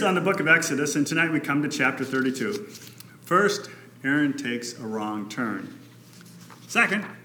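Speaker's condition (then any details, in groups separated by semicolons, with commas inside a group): No condition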